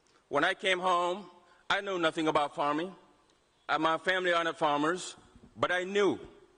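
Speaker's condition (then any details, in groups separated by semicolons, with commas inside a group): No condition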